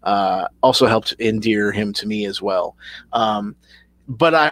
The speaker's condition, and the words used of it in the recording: None; typical speech.